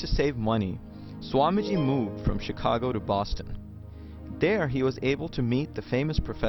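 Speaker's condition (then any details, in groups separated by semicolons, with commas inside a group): No condition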